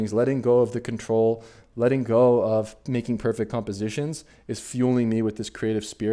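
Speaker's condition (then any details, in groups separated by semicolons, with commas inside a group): No condition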